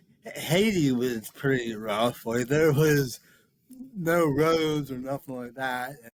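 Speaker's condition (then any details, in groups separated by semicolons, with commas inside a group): Cerebral palsy; speech affected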